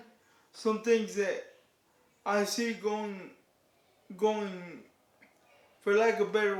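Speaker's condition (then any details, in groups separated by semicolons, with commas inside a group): Cerebral palsy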